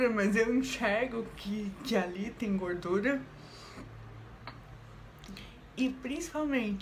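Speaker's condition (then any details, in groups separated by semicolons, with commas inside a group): Cerebral palsy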